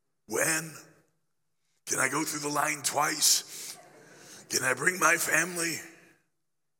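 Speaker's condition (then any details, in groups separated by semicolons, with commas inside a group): Laryngeal cancer after radiation, growth on voice box treated with radiation and chemotherapy; started preaching in a whisper, voice gaining strength, still affected, apologizes for listener discomfort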